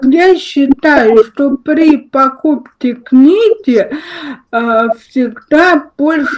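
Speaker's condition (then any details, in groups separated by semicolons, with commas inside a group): Cerebral palsy, spastic diplegia; caused by birth trauma; more or less stable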